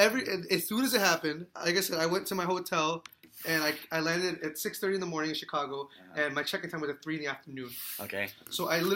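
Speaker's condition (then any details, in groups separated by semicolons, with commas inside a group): No condition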